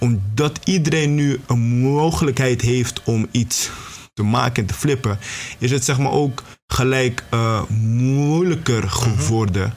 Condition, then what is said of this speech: Stuttering. Ik, uh, ik stotter al sinds mijn vijfde.